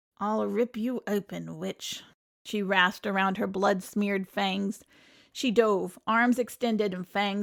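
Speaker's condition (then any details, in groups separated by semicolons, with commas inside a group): No condition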